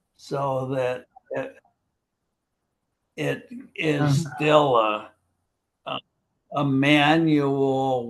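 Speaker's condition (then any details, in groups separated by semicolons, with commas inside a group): Primary lateral sclerosis, bulbar onset; upper motor neuron bulbar type, first diagnosed as ALS; still fairly independent; oral onset, slurred speech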